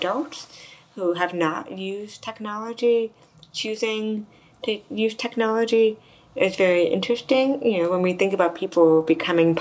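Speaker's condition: Deafness, severe to profound; grew up speaking, mainstream schooling, learned sign language in 20s, also signs

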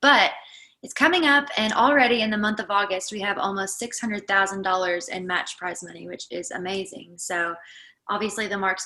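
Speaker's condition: No condition

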